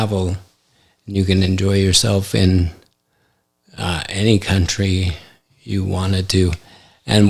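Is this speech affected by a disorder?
Yes: ALS; affects hand function.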